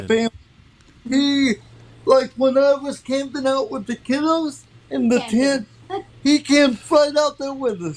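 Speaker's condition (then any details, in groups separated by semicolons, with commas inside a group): Cerebral palsy; from birth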